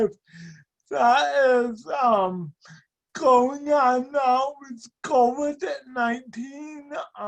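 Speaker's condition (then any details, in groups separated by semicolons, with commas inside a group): Speech and mobility impairment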